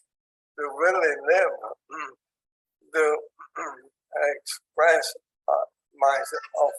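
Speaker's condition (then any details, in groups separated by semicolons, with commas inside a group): ALS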